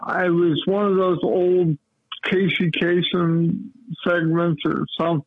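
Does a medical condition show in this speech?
Yes: cerebral palsy; lifelong.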